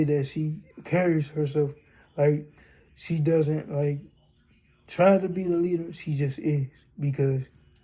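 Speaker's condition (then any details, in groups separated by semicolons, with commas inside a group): Cerebral palsy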